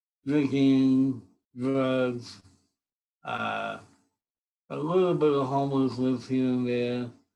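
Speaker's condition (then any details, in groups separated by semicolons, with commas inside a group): Cerebral palsy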